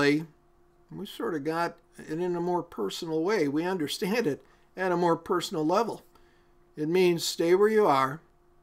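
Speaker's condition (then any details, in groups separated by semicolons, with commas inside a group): No condition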